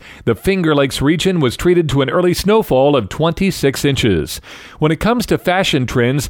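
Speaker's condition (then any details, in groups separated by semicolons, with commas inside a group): No condition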